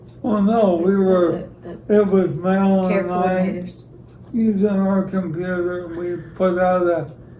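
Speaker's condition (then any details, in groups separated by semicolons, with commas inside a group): ALS; about 25 years since diagnosis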